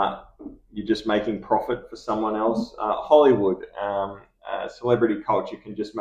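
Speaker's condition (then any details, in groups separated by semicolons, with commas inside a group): No condition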